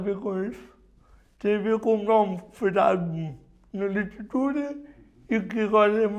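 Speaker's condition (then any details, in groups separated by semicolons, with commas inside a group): Cerebral palsy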